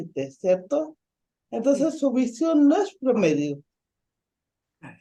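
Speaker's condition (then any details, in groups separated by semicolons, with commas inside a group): Ataxic cerebral palsy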